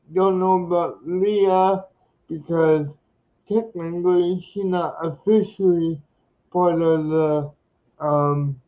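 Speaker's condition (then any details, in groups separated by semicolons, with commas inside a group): Cerebral palsy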